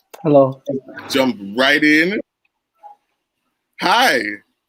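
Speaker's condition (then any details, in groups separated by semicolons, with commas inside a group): No condition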